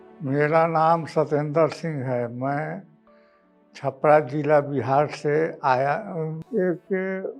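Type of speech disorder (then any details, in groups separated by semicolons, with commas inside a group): Speech after partial glossectomy; tongue cancer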